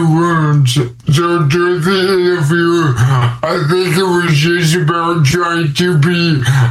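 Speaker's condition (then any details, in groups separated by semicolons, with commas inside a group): Cerebral palsy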